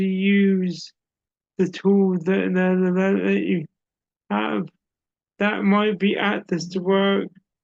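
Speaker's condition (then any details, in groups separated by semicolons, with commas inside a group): Cerebral palsy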